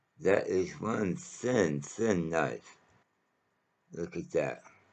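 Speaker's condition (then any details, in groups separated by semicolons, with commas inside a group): Mouth cancer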